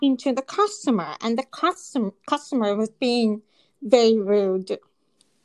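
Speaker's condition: Deafness, cochlear implant; congenital, cause unknown, diagnosed about 6 months, hearing aids until 10, one-sided cochlear implant at 10; speech language therapy and EA as child, may not speak clearly

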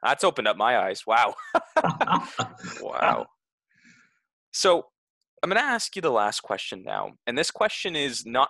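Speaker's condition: No condition

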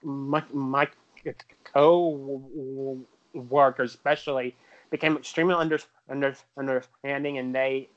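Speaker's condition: Stuttering; chronic developmental stuttering, onset about age 3 to 3.5 per parents, not outgrown, persisted into adulthood; repeated sounds, prolonged sounds, blocks

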